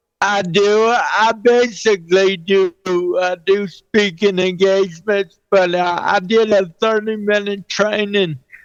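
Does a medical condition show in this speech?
Yes: cerebral palsy; 49 years with condition.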